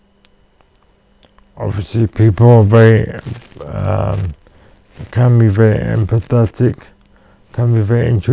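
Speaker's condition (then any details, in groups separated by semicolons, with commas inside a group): Cerebral palsy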